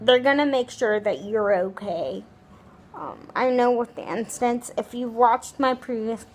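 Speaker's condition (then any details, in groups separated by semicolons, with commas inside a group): Cerebral palsy; wheelchair user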